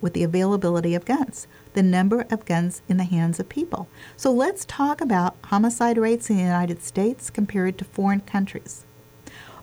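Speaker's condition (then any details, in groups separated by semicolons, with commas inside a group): No condition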